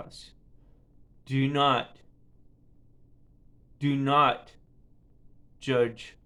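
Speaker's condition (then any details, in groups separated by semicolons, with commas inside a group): Cerebral palsy; affects speech and balance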